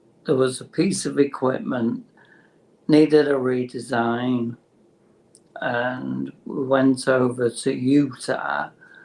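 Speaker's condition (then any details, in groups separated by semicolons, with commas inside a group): Motor neurone disease; terminal, no cure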